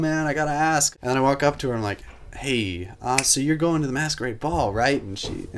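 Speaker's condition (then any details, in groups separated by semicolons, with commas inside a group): No condition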